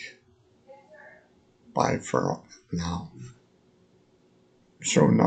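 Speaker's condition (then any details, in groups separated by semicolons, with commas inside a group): Multiple sclerosis; lives in care home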